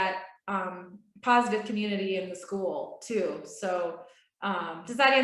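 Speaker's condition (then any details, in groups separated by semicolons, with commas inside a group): No condition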